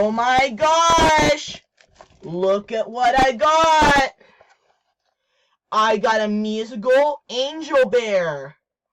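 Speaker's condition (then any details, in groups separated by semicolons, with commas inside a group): No condition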